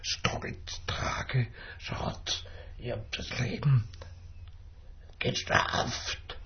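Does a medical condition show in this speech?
Yes: dystonia with speech disorder; lifelong, first noticed at age 6 in primary school, could not write as a child; can only speak slowly.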